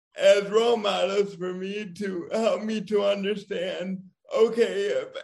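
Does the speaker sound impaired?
Yes: cerebral palsy; diagnosed as firstborn child, went to therapy.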